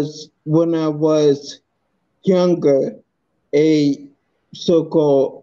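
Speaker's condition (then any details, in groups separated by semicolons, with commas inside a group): Multiple sclerosis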